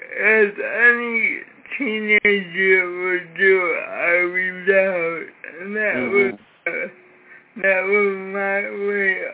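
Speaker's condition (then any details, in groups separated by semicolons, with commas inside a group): Cerebral palsy, severe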